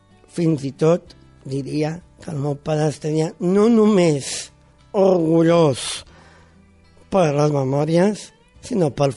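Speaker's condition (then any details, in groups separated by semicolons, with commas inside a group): Down syndrome; congenital, born with it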